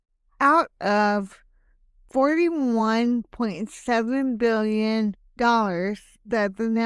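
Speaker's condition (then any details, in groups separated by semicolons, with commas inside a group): Hemiplegic cerebral palsy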